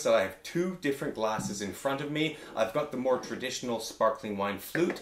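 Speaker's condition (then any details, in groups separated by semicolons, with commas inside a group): No condition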